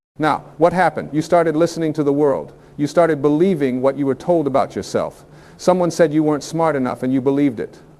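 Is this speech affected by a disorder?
No.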